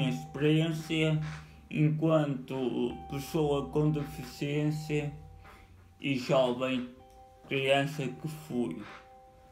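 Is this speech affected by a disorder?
Yes: cerebral palsy.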